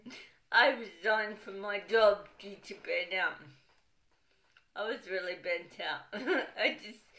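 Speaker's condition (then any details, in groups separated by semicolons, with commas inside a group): Cerebral palsy, dystonic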